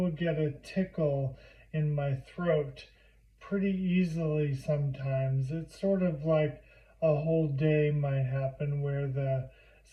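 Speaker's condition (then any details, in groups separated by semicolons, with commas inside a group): Primary lateral sclerosis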